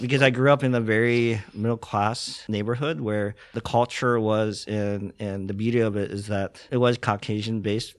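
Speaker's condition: Cleft lip and palate; congenital

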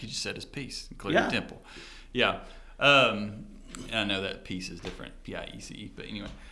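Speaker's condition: No condition

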